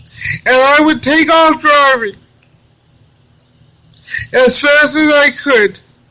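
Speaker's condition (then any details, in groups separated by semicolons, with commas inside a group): Cerebral palsy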